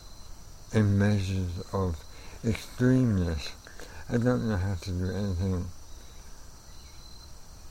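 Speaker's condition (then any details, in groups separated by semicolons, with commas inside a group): ALS; already affecting voice, naturally soft-spoken, quiet voice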